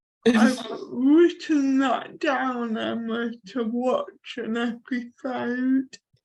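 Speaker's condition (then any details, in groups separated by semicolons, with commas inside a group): Cerebral palsy; very poor handwriting, uses typewriter; aged 54, lives independently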